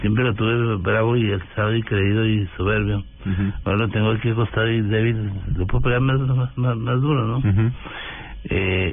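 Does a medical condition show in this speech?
Yes: Parkinson's disease; onset after returning to Bogotá, stooped hunched posture at times, loss of strength, weakness; neurologist care, walking, running and tennis exercise, felt stronger after two weeks; voice sometimes trembles, sometimes intelligible, sometimes not understood at all.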